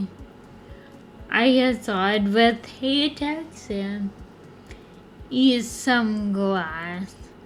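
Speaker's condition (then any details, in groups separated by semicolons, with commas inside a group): Friedreich's ataxia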